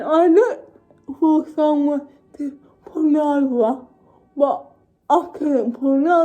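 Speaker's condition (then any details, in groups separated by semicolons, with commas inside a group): Cerebral palsy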